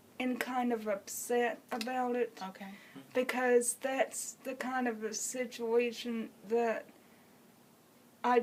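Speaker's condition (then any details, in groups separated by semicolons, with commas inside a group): Cerebral palsy; congenital, uses wheelchair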